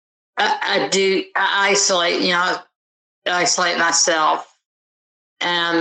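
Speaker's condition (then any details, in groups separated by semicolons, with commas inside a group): Tardive dyskinesia; about 10 years since onset, on neurologist medication; stuttering, visible tongue movements, eating affected, swallowing mostly unaffected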